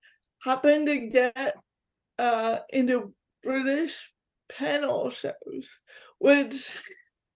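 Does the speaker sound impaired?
Yes: cerebral palsy; physical disability.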